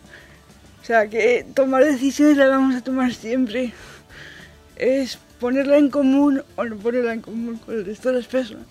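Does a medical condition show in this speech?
Yes: cerebral palsy.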